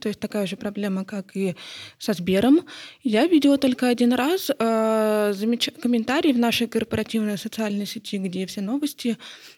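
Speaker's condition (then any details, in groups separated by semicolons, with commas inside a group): Hard of hearing; not deaf, identifies as hearing person with specific need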